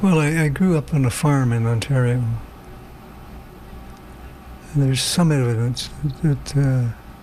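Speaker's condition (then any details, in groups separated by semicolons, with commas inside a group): Parkinson's disease; possible cause rotenone pesticide exposure growing up on a farm in Ontario; slow, harder to hear recently, word-finding difficulty worse when tired, loses thread, trouble finishing sentences, avoids hard words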